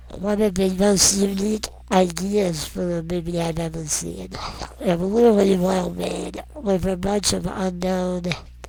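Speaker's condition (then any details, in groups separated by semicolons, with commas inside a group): Non-progressive muscular dystrophy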